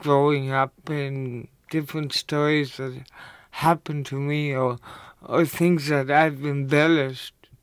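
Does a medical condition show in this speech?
Yes: cerebral palsy; limited coordination.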